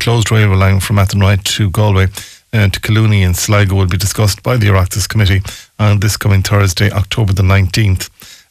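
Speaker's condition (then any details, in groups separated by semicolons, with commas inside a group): No condition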